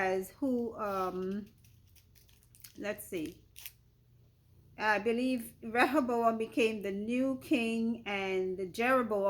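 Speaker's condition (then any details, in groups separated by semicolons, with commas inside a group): No condition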